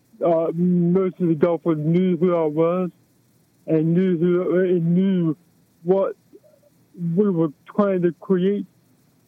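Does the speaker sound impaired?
Yes: cerebral palsy; affects movement, balance and posture.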